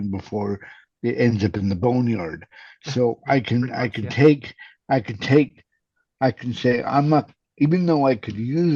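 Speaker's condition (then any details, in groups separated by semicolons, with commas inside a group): Cerebral palsy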